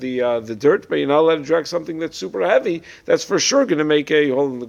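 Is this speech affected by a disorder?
No.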